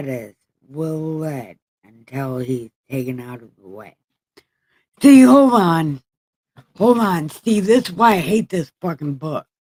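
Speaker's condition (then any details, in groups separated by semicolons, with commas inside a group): Brain injury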